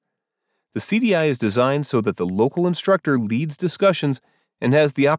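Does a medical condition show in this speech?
No.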